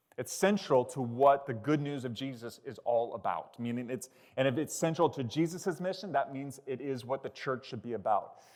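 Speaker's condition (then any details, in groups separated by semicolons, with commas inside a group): No condition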